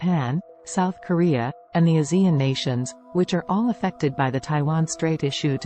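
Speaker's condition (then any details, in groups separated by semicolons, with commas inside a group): No condition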